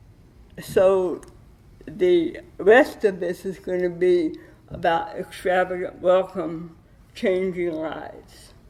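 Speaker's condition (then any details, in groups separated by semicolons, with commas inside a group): Cerebral palsy with dystonia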